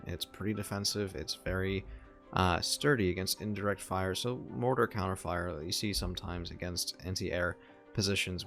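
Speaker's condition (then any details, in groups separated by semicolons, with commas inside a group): No condition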